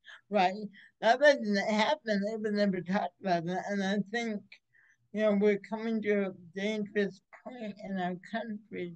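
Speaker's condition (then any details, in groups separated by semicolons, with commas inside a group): Cerebral palsy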